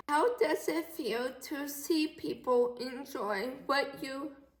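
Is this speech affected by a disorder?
Yes: cerebral palsy; affects muscles.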